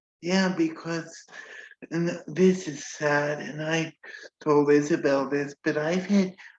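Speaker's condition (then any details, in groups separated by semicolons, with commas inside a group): Cerebral palsy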